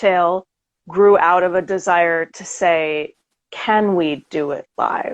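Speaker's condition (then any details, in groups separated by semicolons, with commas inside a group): No condition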